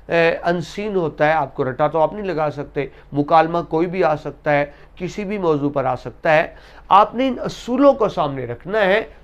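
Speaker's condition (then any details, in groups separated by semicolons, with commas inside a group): No condition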